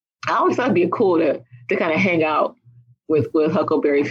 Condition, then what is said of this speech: None; typical speech.